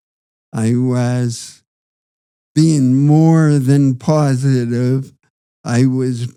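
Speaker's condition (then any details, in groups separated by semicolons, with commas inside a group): Parkinson's disease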